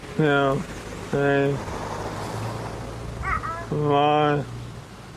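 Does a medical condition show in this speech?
Yes: ALS; increasingly slurred, harder to understand, harder to chew and swallow.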